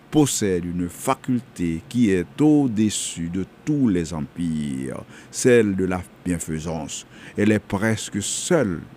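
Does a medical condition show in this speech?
No.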